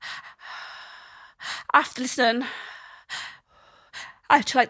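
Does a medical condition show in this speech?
Yes: stammer; stammer since childhood, speech therapy as a child; age 29, worse since pandemic, music therapy, headphones for wedding vows, drive-through singing Nicki Minaj; struggles to speak daily, blocks needing deep breath, fluent alone or singing, worse with silence; here prolonged sounds.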